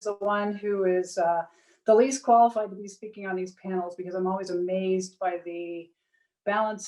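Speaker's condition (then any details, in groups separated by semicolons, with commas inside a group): No condition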